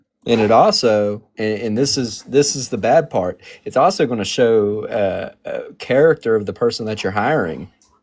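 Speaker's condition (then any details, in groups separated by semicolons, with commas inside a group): No condition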